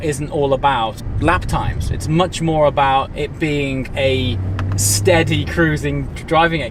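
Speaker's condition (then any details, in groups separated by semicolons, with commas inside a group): No condition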